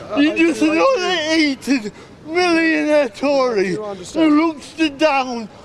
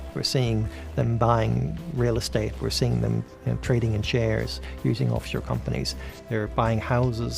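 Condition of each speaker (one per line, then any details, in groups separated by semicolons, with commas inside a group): Cerebral palsy; from birth; since birth
No condition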